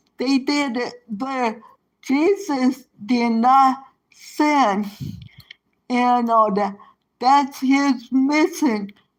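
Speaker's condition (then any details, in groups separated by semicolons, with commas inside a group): Cerebral palsy; present from birth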